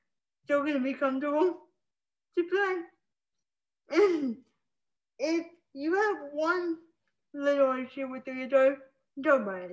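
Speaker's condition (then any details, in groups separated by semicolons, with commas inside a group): Spastic cerebral palsy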